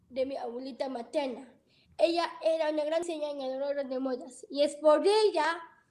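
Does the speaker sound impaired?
Yes: Down syndrome; ongoing therapies.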